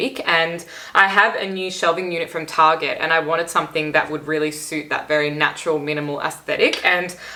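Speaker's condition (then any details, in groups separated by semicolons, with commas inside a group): No condition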